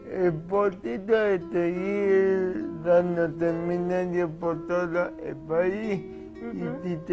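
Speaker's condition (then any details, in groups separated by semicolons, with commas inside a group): Cerebral palsy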